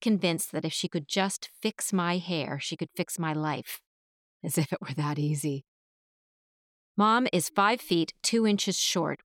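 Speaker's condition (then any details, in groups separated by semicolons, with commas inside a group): No condition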